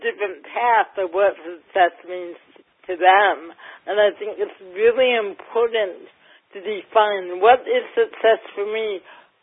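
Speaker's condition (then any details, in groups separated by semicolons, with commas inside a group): Cerebral palsy, mild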